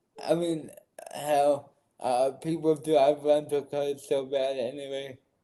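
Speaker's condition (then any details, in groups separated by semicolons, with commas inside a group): Cerebral palsy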